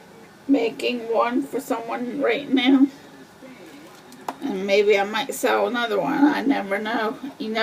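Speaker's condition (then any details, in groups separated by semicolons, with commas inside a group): Cerebral palsy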